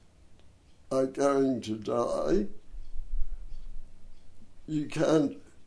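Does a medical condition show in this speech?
Yes: dystonia and cerebral palsy; cerebral palsy from birth in right arm, bronchial asthma, adult dystonia pulling neck backwards, hard-to-diagnose.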